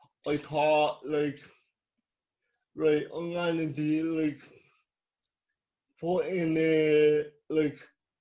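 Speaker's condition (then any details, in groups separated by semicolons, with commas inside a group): Cerebral palsy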